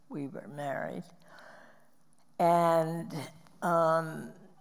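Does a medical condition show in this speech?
Yes: spasmodic dysphonia.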